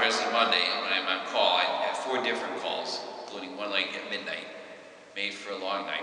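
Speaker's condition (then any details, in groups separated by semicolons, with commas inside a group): No condition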